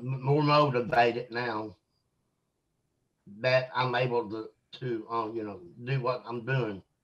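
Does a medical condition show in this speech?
Yes: mosaic Down syndrome; from birth, mosaic type identified about age 18, considered high functioning.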